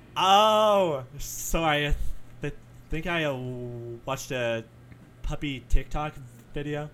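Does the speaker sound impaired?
Yes: stutter; varies day to day with bad talking days, called not a disability but annoying; frequent word and phrase repetitions, part-word repetitions, repeated uh fillers, listeners mistake speech for drunkenness; here repeated sounds.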